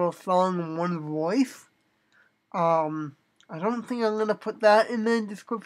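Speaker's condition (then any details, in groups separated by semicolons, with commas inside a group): Cerebral palsy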